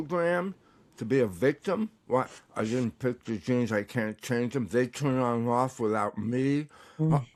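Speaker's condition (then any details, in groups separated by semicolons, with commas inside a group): Tongue cancer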